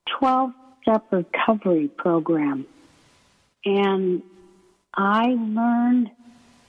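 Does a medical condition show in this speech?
Yes: ALS; symptoms within month of VA pre-doctoral internship, diagnosed after year of testing, wheelchair user; about two years since diagnosis, progressed, can no longer scoot across, uses Beasy transfer board; weak breathing muscles, hard to breathe and speak, may sound weak or unclear, paces speech, pauses.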